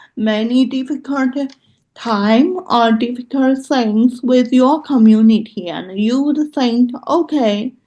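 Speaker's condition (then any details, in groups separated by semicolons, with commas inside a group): Cerebral palsy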